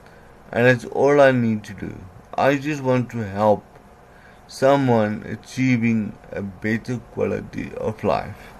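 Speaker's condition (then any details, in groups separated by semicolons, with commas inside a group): Cerebral palsy; writing difficult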